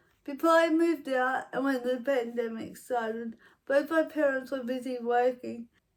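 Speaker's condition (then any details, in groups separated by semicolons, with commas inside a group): Cerebral palsy, mild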